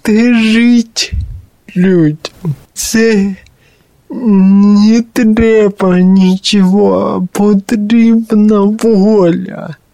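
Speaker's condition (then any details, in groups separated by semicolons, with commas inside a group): Cerebral palsy; since birth, born apparently lifeless, parents told would die within three weeks; speech defect noticeable to others, not heard by self, startled by own voice on microphone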